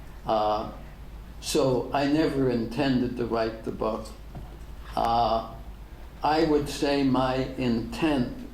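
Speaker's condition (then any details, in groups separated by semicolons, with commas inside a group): ALS; degenerative; diagnosed ten years ago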